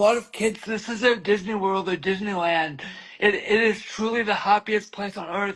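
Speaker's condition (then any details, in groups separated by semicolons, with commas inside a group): Cerebral palsy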